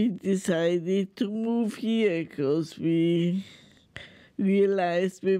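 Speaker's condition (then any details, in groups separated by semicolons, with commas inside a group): Multiple sclerosis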